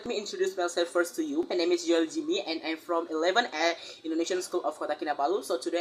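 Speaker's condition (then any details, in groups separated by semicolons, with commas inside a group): No condition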